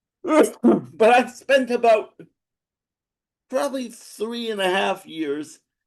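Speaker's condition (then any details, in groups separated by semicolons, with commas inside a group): Cerebral palsy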